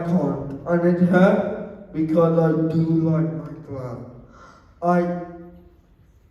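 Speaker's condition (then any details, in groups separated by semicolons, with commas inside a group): Cerebral palsy; wheelchair user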